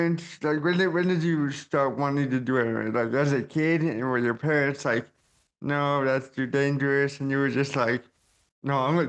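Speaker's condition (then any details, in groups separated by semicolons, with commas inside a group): Cerebral palsy; caused by stroke at birth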